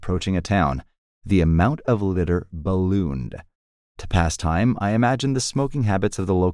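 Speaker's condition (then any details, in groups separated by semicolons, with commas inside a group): No condition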